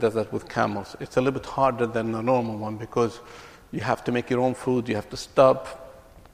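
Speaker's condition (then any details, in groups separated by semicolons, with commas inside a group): No condition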